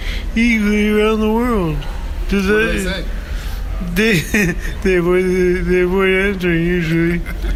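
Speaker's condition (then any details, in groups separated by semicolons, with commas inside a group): Parkinson's disease; young onset; symptoms about nine years, diagnosed three years ago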